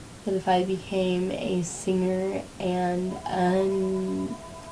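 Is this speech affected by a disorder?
Yes: cerebral palsy.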